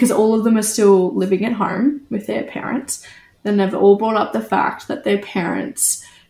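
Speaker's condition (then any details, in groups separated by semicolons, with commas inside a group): No condition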